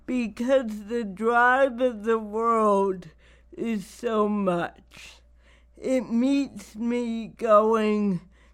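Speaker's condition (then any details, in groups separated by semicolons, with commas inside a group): Cerebral palsy; not degenerative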